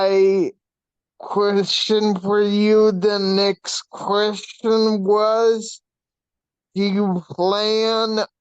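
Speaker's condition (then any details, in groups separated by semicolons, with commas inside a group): Brain shunt failure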